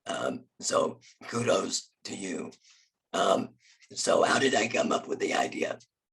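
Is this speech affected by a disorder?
Yes: laryngectomy; voice box removed after cancer, narrowed trachea, voice prosthesis.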